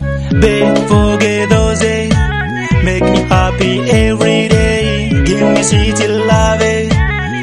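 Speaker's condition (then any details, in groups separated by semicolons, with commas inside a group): No condition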